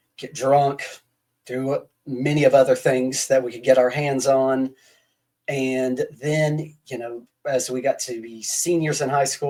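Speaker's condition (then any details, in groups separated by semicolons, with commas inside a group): No condition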